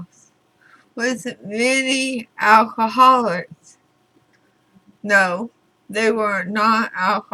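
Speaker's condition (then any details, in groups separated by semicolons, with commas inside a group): Throat cancer radiation damage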